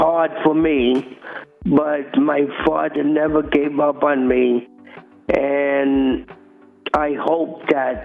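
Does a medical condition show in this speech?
Yes: cerebral palsy; from birth.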